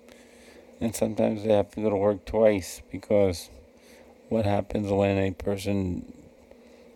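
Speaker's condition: Cerebral palsy; released from pediatric care, past therapy including occupational therapy; no longer in therapy, no surgery needed; never needed speech therapy

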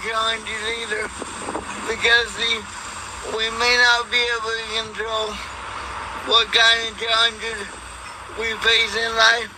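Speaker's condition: Cerebral palsy; electric wheelchair since age 6

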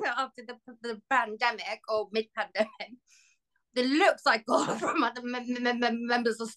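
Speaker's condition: Stammer; adult-onset stammer with tics, progressed over time; stammer always changing, shifting escape behaviours, formerly blew raspberries, worse with anxiety; repeated sounds, repeated words

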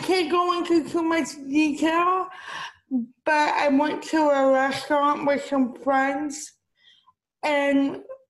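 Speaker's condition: Cerebral palsy; physical therapy

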